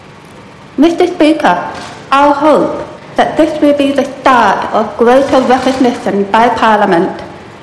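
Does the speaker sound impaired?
Yes: profound deafness; profound deafness since early childhood, found at 2.5 years by kindergarten teachers, large hearing aids in body harness; without speech at 2.5 years, mother taught basic speech before school, Mary Hare School for deaf.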